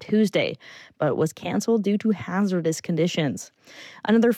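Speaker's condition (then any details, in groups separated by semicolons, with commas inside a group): No condition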